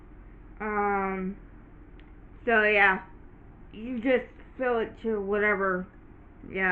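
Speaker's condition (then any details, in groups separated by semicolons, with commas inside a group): Cerebral palsy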